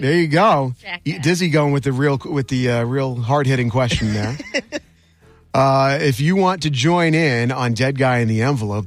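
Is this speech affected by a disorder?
No.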